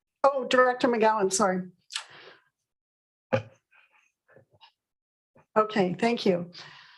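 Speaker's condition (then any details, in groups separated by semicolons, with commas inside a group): No condition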